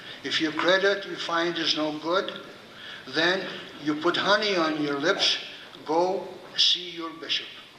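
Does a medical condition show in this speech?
No.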